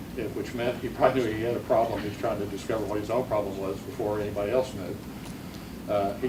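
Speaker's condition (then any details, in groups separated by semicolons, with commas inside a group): No condition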